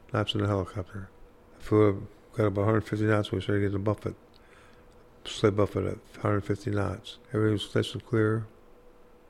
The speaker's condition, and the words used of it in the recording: Parkinson's disease. It affected my speech very significantly.